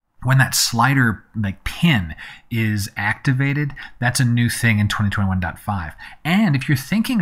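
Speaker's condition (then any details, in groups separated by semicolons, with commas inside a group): No condition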